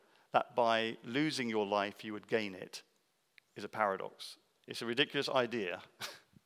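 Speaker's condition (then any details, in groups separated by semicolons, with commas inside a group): No condition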